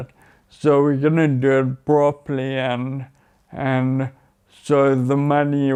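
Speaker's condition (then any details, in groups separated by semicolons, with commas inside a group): Friedreich's ataxia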